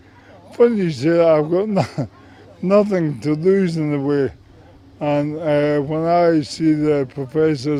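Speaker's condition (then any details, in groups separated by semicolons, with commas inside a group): MND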